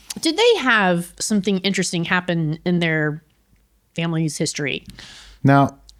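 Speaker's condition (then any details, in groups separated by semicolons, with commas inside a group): No condition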